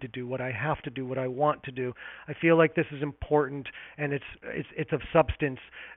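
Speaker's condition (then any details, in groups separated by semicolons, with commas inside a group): No condition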